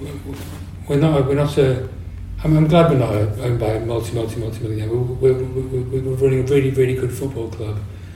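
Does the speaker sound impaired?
Yes: Parkinson's disease; years since diagnosis, on medication, walking affected, medication helps standing, symptoms worse when inactive.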